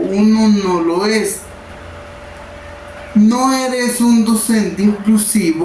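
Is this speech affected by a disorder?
Yes: cerebral palsy.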